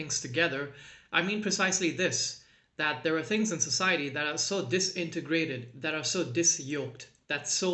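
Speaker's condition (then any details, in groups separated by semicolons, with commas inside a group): No condition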